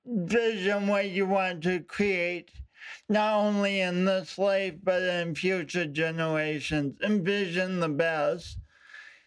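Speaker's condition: Speech impediment; since childhood, affects voice and coordination, unique walk; still has speech impediment, speaks publicly; impediment noticeable on first meeting but words formed, intelligible

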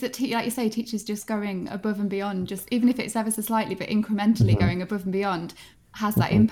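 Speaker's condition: No condition

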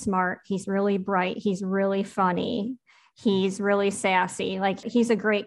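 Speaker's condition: Cleft palate; congenital cleft palate

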